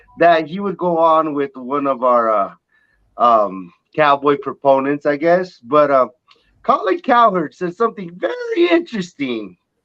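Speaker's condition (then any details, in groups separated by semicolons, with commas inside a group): No condition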